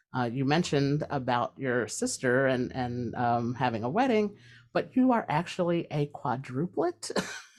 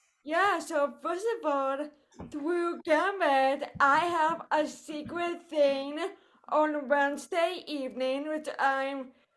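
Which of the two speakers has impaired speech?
The second: cerebral palsy; brain bleed, right leg and arm, voice affected; physical therapy, planned foot surgery, electric wheelchair when traveling; voice affected, accent-like speech disability, voice sounds different singing.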